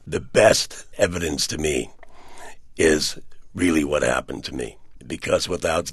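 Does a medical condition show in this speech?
Yes: partial laryngectomy for throat cancer; throat cancer surgery, 80% of larynx removed, Cleveland Clinic experimental surgery attaching left neck muscles to larynx; about seven years after surgery, tracheostomy for a very long time, no longer; unable to speak about 2 years, early voice like Brando in The Godfather, improved, called sexy.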